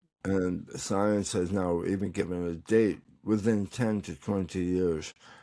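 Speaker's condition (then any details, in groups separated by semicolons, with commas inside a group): Tongue cancer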